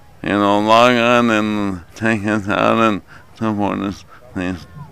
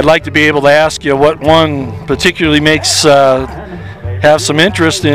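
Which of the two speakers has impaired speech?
The first: ALS; legs affected; nearly 17 years since diagnosis, wheelchair.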